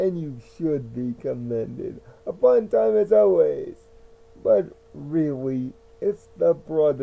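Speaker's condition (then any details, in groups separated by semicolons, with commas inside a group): Cerebral palsy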